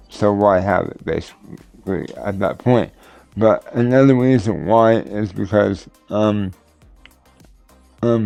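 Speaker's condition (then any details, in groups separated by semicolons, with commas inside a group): Cerebral palsy; tends to mess up words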